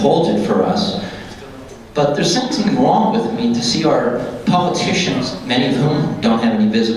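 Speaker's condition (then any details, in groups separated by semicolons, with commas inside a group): No condition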